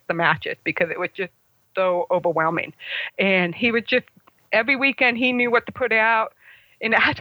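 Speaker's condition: Congenital hearing loss; about 75% hearing loss

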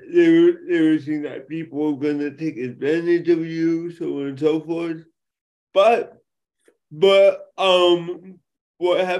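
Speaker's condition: Cerebral palsy; affects speech

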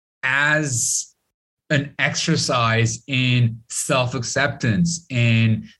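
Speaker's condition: Stutter; lifelong stutter, grew up stuttering in Lebanon, avoided speaking almost entirely for over 25 years; learned breathing technique to control stuttering, joined Toastmasters, speaks professionally, stand-up comedy; stutter may sound like internet problems, repeated fillers such as eh; prolonged sounds

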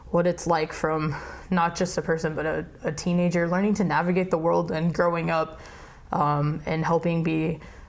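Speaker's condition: No condition

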